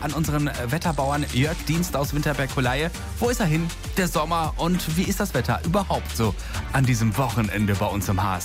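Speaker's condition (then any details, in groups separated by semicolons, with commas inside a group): No condition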